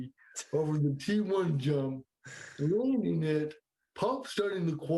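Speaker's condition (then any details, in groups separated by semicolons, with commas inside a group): Cerebral palsy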